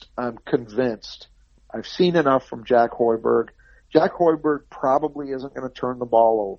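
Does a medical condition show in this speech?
No.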